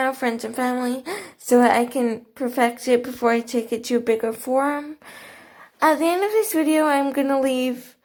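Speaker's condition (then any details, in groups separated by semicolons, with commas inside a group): Cerebral palsy; eats, chews and swallows normally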